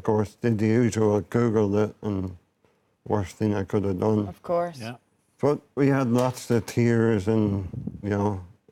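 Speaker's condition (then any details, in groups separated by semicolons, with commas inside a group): Motor neurone disease; onset with upper body weakness; speech affected but still clear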